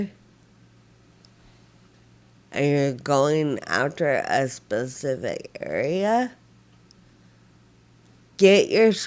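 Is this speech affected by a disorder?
Yes: Friedreich ataxia; progressive nerve damage.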